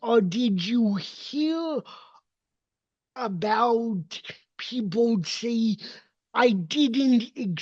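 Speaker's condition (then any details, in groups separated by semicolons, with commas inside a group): Cerebral palsy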